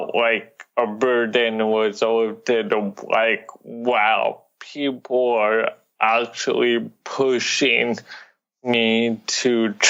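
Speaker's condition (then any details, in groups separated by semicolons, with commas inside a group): Cerebral palsy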